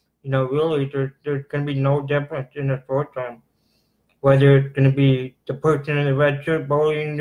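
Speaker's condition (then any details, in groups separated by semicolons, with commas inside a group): Cerebral palsy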